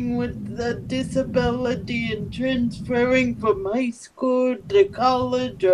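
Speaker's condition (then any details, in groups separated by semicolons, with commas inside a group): Cerebral palsy; able to speak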